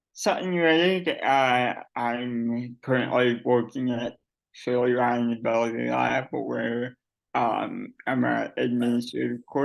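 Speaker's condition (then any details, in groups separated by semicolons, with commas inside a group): Cerebral palsy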